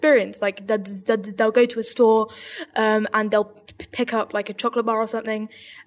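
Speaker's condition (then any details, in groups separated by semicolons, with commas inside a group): Stammer, severe; childhood onset, developed a couple of years after starting sweet business; really bad stammer at onset, could not talk about business then; repeated sounds, prolonged sounds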